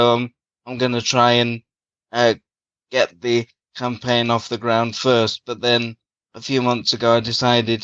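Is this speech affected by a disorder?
Yes: cerebral palsy.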